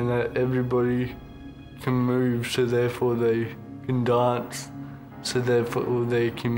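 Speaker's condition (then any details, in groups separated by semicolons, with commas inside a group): Ataxic cerebral palsy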